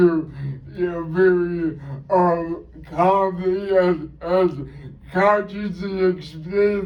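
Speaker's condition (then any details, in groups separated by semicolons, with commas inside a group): Cerebral palsy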